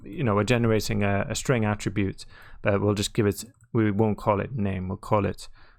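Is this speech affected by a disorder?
No.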